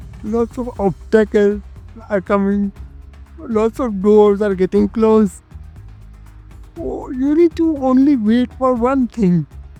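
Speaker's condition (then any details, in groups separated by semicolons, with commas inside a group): Cerebral palsy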